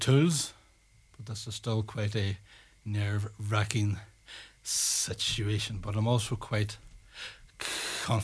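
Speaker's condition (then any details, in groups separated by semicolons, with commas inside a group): Stammer; overt stammer since childhood, worsened through primary and especially secondary school, attended maguire programme; varies with situation, has coping tools, still nervous on air; visible physical blocking, words and sounds pushed out uncontrollably; prolonged sounds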